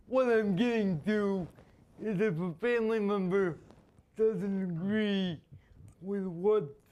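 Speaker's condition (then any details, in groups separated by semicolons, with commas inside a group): Spastic quadriplegia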